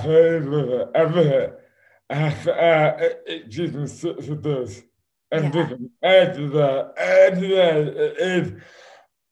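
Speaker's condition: Dystonia; affects speech and hands

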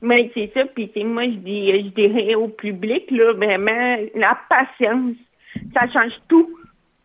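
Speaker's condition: Hearing loss, cochlear implant; hard of hearing, cochlear implant surgery at age four; uses interpreters and special education support, relies on lip reading, masks hinder understanding

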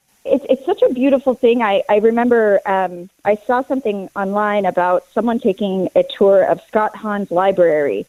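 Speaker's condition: No condition

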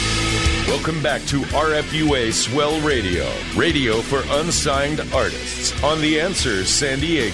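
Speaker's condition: No condition

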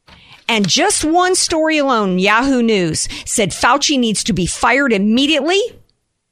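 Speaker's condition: No condition

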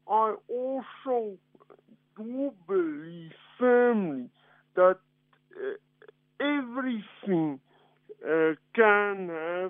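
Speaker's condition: Cerebral palsy; affects speed of communication

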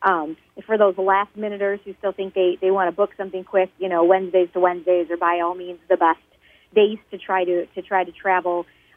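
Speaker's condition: No condition

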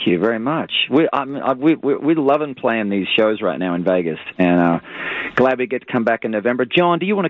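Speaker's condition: No condition

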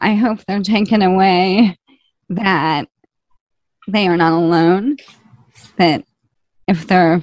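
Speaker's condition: ALS, slow progressing

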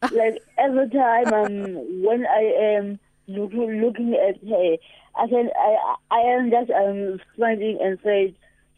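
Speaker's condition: Cerebral palsy; cerebral palsy from birth, previously unable to swim, now swims and competes in adaptive surfing

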